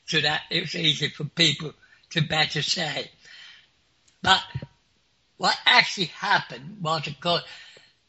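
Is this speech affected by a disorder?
Yes: clinically deaf; clinically deaf since school age, could not follow unfamiliar Suffolk slang.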